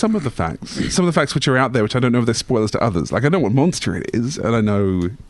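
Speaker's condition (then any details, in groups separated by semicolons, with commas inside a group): No condition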